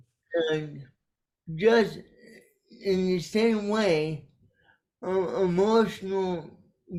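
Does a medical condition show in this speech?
Yes: cerebral palsy; caused by brainstem aneurysm.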